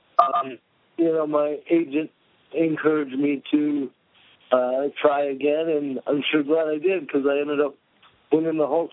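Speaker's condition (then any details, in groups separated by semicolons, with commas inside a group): Cerebral palsy; cannot be hidden when acting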